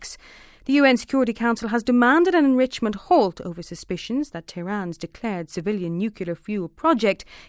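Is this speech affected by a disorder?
No.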